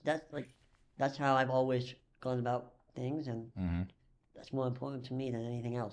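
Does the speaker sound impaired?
Yes: cleft lip and palate; congenital cleft lip and palate, cause unknown, missing muscles, dental problems, 40+ surgeries incl. multiple jaw.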